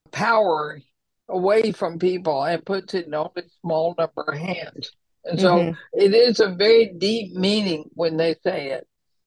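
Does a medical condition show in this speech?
Yes: ALS; slurred speech, still understood by listeners, host says slur not noticeable.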